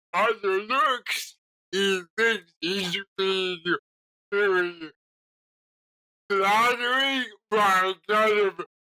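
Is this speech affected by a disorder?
Yes: cerebral palsy.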